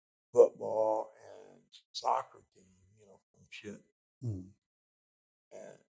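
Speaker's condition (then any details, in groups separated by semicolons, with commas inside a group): Speech impediment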